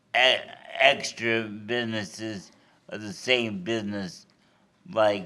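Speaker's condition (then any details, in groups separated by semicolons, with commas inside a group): Cerebral palsy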